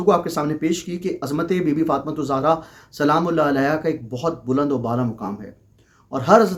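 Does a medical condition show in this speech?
No.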